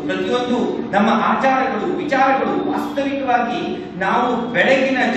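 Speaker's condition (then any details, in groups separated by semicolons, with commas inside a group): No condition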